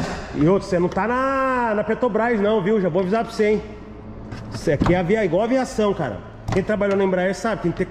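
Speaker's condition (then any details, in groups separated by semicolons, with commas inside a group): No condition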